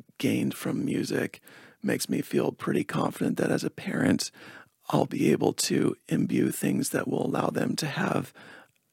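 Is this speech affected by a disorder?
Yes: spasmodic dysphonia; onset age 18, worsened over years, linked to singing training, Botox every 6 weeks offered, energy healing; speaks in higher pinched tone to reliably get words out, lower voice inconsistent; lower voice less consistent, higher pitch more pinched but words get out.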